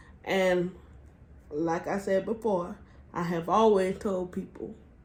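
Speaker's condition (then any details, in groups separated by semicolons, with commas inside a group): Cerebral palsy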